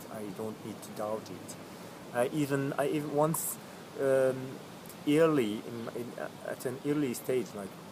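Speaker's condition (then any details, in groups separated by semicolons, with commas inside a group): No condition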